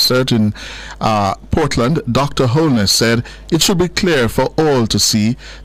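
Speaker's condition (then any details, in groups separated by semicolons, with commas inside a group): No condition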